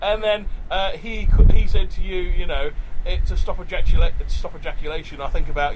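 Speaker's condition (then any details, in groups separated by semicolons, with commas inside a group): No condition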